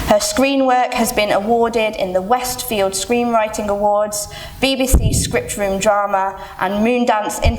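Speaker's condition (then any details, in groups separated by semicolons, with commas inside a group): No condition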